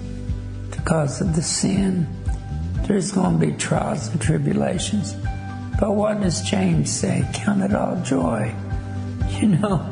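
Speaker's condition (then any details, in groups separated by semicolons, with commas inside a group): ALS; wheelchair user; diagnosed 5 years ago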